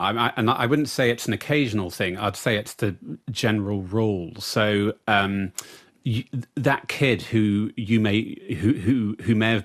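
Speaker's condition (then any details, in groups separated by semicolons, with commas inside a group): Stutter, interiorized stammering; lifelong hereditary developmental stutter, mother stuttered, primarily neurological, 15 years childhood therapy, Michael Palin Centre London; childhood therapy aimed at concealing stutter, very problematic in early 30s, evening course London, exposure therapy; repeated sounds, prolonged sounds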